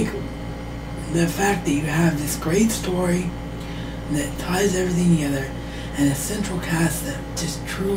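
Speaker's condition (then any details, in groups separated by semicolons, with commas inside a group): Cerebral palsy; wheelchair bound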